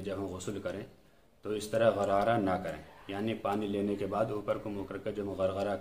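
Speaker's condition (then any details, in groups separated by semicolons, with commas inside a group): No condition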